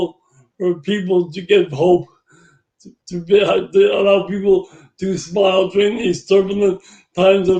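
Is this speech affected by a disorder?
Yes: brain injury.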